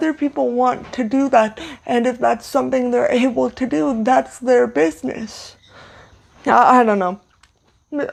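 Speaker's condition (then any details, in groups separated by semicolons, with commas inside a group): Cerebral palsy, severe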